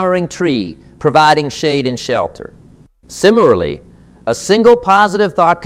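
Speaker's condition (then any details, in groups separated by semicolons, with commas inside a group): No condition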